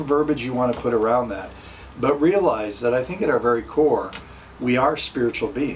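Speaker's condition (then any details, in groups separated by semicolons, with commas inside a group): No condition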